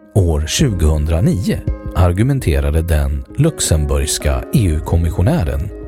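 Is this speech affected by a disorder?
No.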